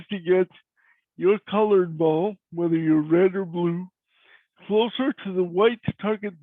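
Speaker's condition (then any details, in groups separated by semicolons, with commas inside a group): Cerebral palsy; cannot walk; voice is different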